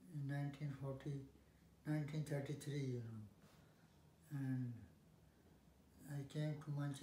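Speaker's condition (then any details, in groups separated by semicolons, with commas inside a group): Parkinson's disease; high-dose thiamine, mucuna for L-dopa, no carbidopa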